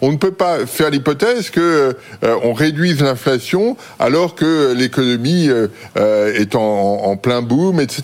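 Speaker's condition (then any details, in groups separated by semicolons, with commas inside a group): No condition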